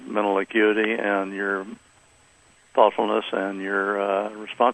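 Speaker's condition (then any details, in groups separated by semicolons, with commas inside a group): Parkinson's Plus (parkinsonism); no tremors; micrographia, memory problems, in-home cognitive and physical therapy from Home Care Assistance of Dallas; low voice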